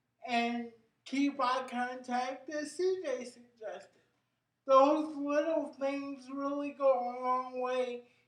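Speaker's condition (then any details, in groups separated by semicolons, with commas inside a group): Cerebral palsy; brain injury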